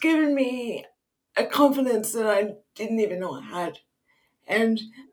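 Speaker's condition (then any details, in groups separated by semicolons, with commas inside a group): Cerebral palsy; wheelchair user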